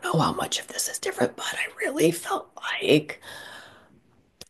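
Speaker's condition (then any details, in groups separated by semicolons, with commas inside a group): Spasmodic dysphonia; at worst inaudible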